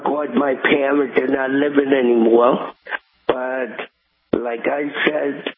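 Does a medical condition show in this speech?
Yes: cerebral palsy; present from birth, diagnosed at 6 months, lump at back of head found by mother, could not lie on back, predicted never to walk.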